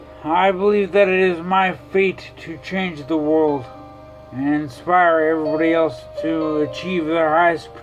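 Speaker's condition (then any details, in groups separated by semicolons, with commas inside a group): Traumatic brain injury; left side spastic and uncoordinated, right milder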